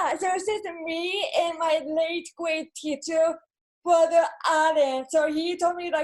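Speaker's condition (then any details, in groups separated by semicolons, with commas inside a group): Cerebral palsy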